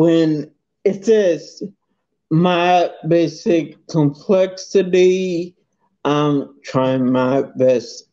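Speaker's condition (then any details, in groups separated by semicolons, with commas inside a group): Multiple sclerosis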